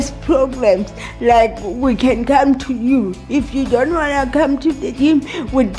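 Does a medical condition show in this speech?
Yes: cerebral palsy; moderate.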